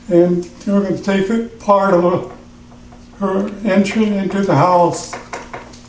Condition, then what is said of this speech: Parkinson's disease. You'll have to excuse me, but I have trouble in my throat.